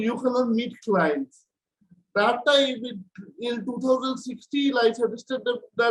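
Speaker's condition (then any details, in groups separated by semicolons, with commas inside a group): Cerebral palsy; from birth, four surgeries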